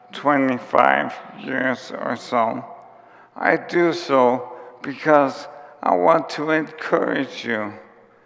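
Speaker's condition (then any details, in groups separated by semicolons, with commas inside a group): ALS; onset with tiredness and clumsiness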